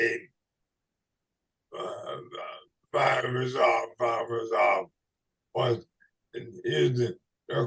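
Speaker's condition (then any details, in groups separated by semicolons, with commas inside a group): ALS/MND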